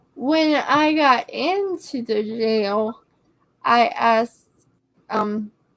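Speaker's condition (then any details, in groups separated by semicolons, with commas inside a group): Cerebellar ataxia; could not blow properly into breathalyzer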